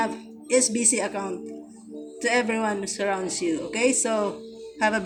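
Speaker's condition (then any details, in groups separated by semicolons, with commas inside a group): No condition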